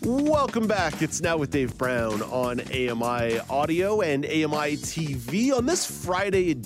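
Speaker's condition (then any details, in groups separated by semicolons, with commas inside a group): No condition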